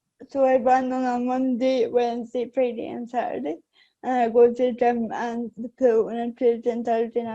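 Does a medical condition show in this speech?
Yes: cerebral palsy; affects balance.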